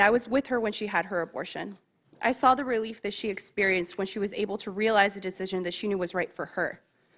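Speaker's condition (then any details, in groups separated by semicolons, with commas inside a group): No condition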